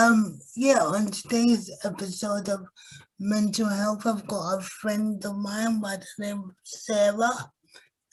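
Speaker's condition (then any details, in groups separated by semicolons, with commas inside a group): Cerebral palsy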